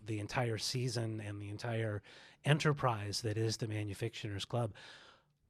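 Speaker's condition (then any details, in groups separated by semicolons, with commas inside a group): No condition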